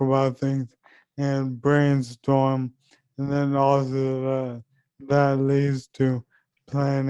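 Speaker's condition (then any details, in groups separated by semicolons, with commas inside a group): ALS; leg onset, speech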